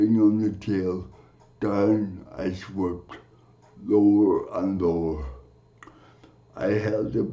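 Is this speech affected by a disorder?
Yes: cerebral palsy; from birth.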